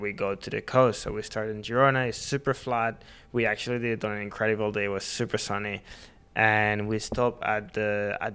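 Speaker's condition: No condition

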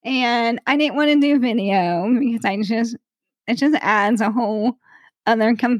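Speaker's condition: ALS; 16 years since diagnosis

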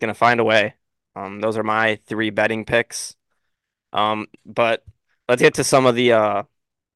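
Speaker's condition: No condition

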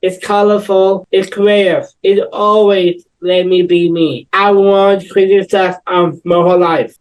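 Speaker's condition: Down syndrome; repeats words and fillers

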